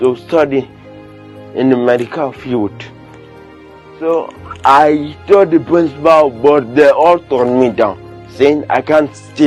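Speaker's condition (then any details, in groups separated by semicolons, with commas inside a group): Cerebral palsy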